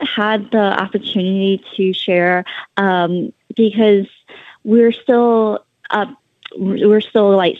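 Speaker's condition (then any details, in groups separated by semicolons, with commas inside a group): Cleft lip and palate; cleft lip and cleft palate from birth, 14 surgeries to repair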